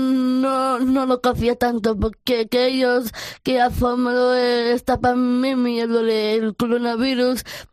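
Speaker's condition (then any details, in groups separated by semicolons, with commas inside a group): Down syndrome; congenital, extra chromosome 21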